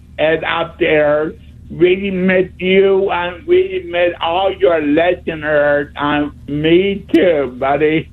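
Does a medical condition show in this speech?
Yes: speech impediment; tries to talk really clearly.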